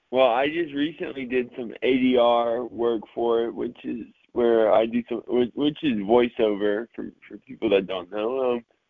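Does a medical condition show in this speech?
Yes: cerebral palsy; mild cerebral palsy, diagnosed at age 3.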